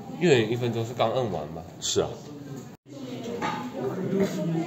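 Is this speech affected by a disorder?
No.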